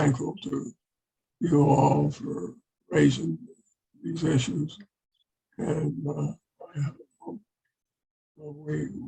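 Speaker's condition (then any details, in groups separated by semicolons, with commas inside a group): Parkinson's; long walks cause great distress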